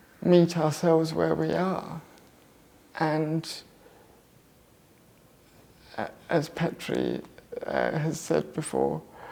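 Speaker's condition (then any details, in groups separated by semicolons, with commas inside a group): Cerebral palsy; left-sided muscle tension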